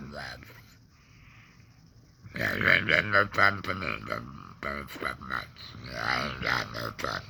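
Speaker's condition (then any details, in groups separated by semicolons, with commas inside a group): Laryngectomy; tongue cancer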